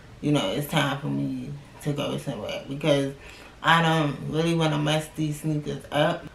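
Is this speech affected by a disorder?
Yes: cerebral palsy.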